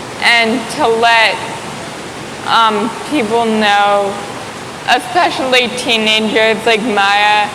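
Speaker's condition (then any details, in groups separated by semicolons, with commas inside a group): Friedreich's ataxia; age 15, diagnosed at 9, progressing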